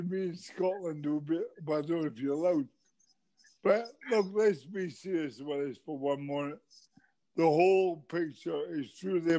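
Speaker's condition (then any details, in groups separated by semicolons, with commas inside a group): MND; speaks well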